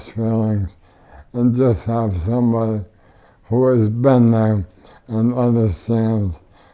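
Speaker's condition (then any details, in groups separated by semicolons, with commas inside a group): ALS; power wheelchair, no tracheostomy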